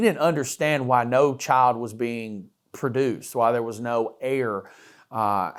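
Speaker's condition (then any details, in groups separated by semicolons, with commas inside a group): No condition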